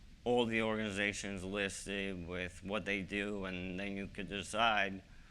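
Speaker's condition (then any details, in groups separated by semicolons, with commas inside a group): ALS; voice slightly weaker, swallowing slightly harder, large pills hard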